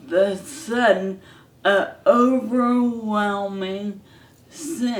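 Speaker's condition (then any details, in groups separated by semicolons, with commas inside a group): ALS; hand onset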